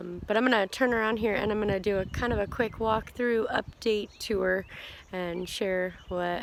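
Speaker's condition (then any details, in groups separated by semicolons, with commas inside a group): No condition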